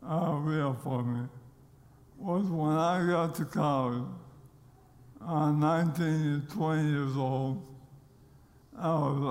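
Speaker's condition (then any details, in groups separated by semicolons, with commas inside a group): ALS; continuing to lose abilities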